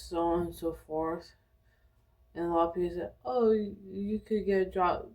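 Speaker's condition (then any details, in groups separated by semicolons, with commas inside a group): Cerebral palsy; brain damage, epilepsy, seizures since age one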